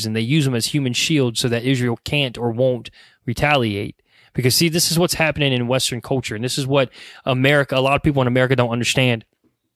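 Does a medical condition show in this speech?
No.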